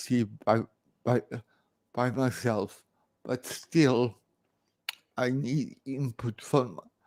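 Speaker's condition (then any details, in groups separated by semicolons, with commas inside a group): Cerebral palsy; from birth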